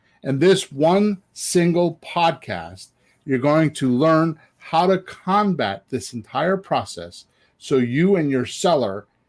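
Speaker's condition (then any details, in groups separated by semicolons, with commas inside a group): No condition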